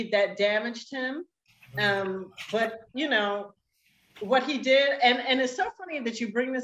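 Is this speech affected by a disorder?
No.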